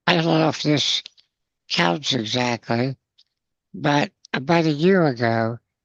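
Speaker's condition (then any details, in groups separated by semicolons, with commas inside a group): Spinal muscular atrophy, congenital; progressive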